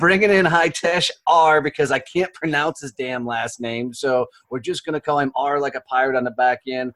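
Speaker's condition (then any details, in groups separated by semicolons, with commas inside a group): No condition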